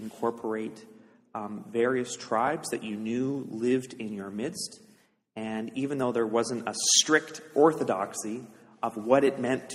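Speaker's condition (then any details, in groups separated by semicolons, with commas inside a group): No condition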